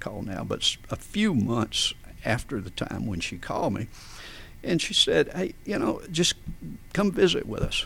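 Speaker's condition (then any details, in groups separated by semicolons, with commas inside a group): Spasmodic dysphonia; adult onset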